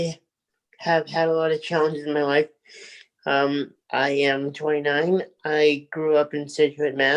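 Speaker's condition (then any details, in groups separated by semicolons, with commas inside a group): Cerebral palsy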